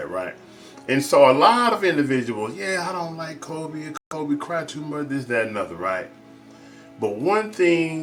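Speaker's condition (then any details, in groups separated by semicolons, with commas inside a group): No condition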